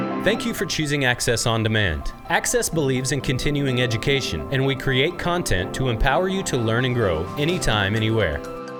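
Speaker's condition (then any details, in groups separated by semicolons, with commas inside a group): No condition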